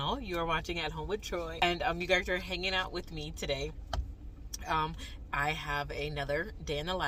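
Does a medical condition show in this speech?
No.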